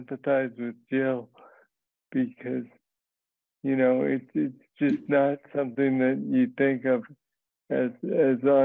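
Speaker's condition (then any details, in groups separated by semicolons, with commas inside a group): Parkinson's disease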